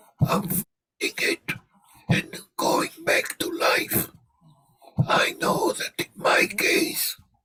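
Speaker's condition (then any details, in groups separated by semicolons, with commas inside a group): Laryngectomy; tracheoesophageal voice prosthesis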